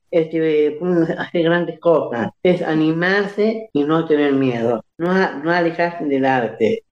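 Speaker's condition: Down syndrome; age 64

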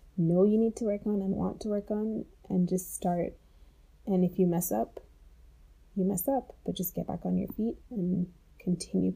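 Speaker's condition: No condition

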